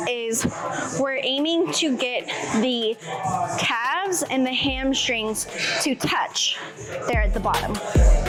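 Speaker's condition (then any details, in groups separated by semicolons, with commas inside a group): No condition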